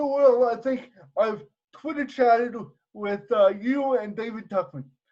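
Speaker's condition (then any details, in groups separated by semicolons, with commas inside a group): Cerebral palsy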